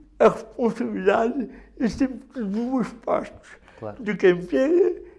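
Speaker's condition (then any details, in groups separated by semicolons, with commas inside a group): Cerebral palsy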